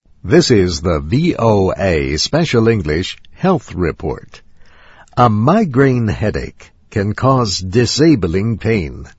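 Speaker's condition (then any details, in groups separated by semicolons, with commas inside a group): No condition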